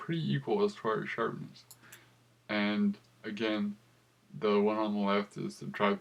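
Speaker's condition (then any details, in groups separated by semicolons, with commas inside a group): Cerebral palsy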